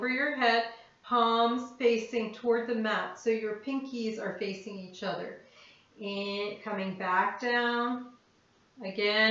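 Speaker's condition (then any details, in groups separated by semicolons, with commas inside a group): No condition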